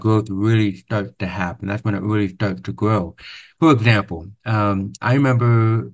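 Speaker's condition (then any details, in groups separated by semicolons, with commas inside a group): Profound hearing loss, deaf accent; congenital very severe to profound hearing loss, over 13 years of speech therapy; noticeably different accent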